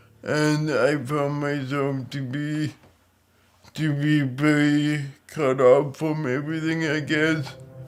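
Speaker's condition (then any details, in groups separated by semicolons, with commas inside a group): Cerebral palsy; physical disability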